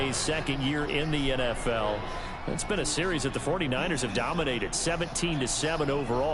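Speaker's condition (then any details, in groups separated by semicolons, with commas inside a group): No condition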